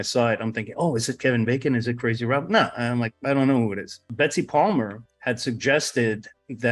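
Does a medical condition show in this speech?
No.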